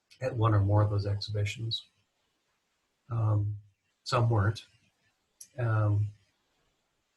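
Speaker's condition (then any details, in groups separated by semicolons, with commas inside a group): No condition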